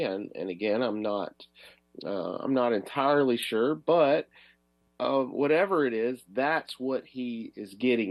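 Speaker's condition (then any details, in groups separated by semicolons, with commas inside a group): No condition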